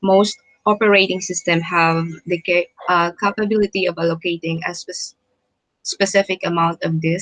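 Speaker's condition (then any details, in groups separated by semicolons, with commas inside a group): No condition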